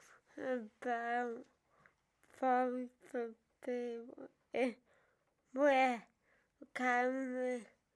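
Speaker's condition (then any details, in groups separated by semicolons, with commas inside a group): Cerebral palsy; from birth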